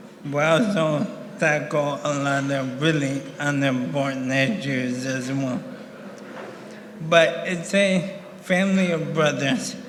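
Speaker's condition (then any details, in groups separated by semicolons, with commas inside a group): ALS; about 1.5 years since diagnosis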